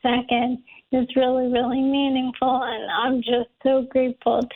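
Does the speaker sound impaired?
Yes: ALS; diagnosed a while back.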